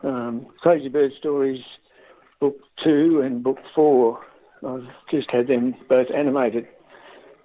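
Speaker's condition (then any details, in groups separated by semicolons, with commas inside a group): Parkinson's disease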